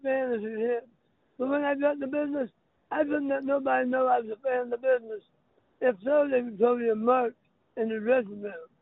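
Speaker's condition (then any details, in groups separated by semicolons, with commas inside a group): Throat cancer; may be hard to understand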